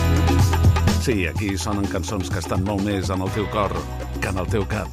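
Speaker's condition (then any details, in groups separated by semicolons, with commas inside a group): No condition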